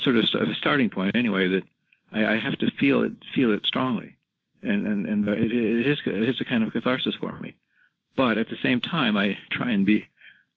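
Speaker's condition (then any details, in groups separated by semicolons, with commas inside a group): Parkinson's disease; rigidity-predominant form, never had tremors, gait mainly affected, diagnosed by neurologist, confirmed by drug response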